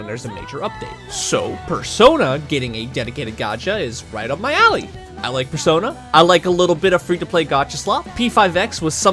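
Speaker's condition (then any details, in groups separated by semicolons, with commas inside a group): No condition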